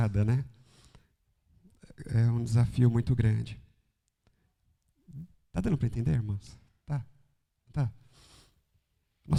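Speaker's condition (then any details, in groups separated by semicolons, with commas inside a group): No condition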